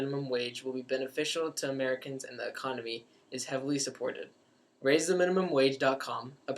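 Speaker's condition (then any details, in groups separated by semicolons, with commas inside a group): No condition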